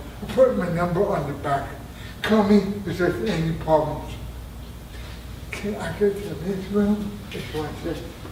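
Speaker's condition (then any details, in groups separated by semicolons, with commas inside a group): Traumatic brain injury; near-fatal injury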